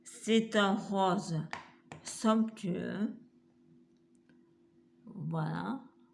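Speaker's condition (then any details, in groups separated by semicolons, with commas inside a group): Multiple sclerosis; wheelchair, hand difficulties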